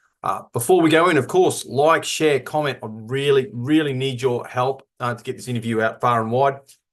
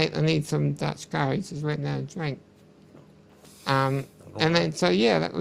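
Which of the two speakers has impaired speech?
The second: muscular dystrophy; uses wheelchair; wheelchair user.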